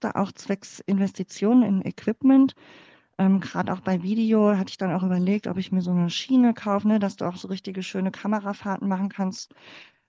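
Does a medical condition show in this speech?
Yes: cleft palate; congenital.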